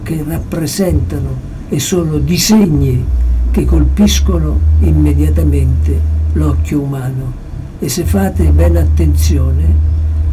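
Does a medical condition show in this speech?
Yes: Parkinson's disease; approaching final stage.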